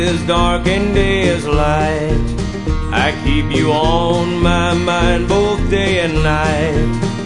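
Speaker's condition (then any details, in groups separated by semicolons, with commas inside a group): No condition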